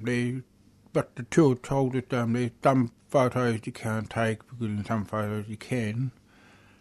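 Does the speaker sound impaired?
Yes: deafness; asks others to speak slowly, struggles when people talk quickly.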